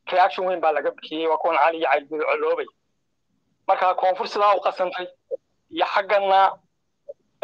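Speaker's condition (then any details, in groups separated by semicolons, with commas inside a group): No condition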